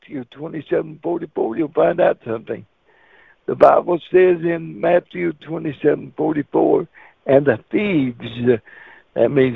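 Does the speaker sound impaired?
Yes: cerebral palsy; wheelchair user.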